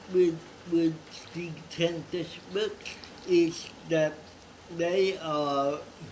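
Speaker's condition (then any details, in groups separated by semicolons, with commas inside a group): Cerebral palsy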